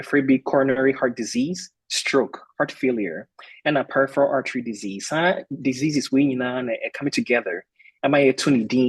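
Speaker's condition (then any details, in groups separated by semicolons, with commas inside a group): No condition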